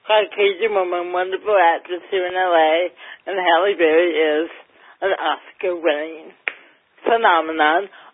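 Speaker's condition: Cerebral palsy, mild; mildly affects speech

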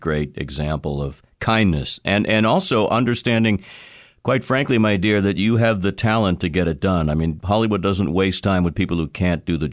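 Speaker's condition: No condition

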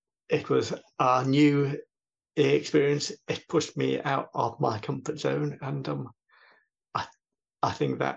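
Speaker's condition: Stammering; talks with a stammer; repeated sounds, repeated words

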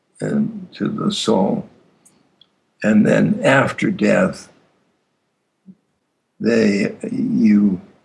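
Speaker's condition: Aphasia after stroke; harder to weave complex stories

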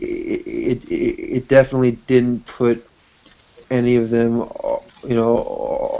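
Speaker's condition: Stuttering; stuttering since earliest memory; repeated sounds, repeated words

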